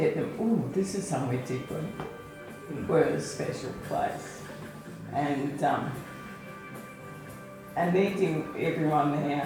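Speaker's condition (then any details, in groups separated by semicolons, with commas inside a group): ALS/MND; onset foot drop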